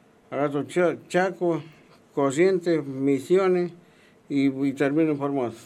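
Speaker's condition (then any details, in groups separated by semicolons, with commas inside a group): Parkinson's disease; treated 5 years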